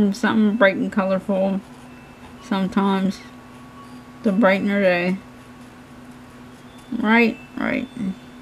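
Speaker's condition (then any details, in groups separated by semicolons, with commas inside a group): Cerebral palsy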